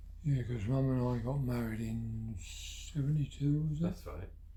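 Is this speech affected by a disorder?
Yes: Parkinson's.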